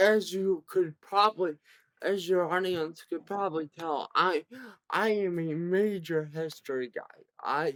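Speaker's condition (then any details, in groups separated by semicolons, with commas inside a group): Cerebral palsy, severe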